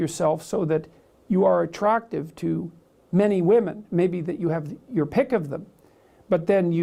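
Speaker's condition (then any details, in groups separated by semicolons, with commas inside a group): No condition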